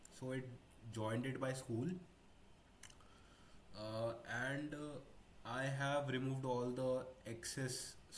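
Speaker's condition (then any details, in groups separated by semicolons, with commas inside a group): No condition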